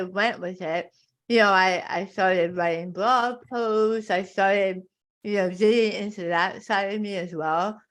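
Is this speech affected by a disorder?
Yes: tongue cancer; stage four tongue carcinoma.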